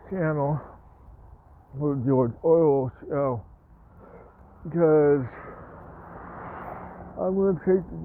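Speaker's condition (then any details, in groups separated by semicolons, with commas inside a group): Parkinson's; speech impediment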